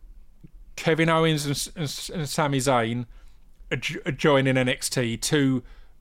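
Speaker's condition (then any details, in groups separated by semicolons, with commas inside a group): Stammer; stutter, unnoticed during rapping and spoken word years, noticed with radio show and podcast, works with STAMMA; struggles with hard g sounds, had pet renamed Finley to avoid hard g name; repeated sounds, repeated words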